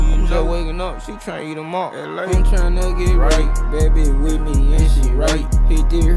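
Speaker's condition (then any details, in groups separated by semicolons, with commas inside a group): No condition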